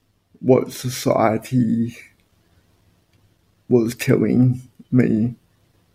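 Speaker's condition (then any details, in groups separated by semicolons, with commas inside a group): Spastic quadriplegic cerebral palsy; no intellectual component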